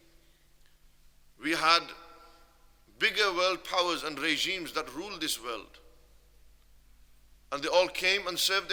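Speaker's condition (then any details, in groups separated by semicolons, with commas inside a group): No condition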